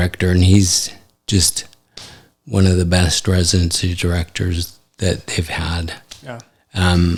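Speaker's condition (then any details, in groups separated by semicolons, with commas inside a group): ALS; affects hand function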